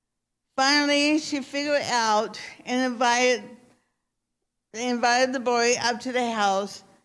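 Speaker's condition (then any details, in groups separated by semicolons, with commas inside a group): Cerebral palsy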